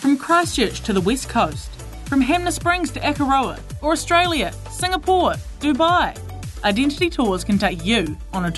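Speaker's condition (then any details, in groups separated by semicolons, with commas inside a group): No condition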